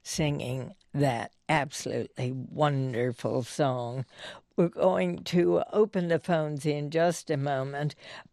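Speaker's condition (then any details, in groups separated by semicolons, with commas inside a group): Spasmodic dysphonia; voice stopped working for quite some time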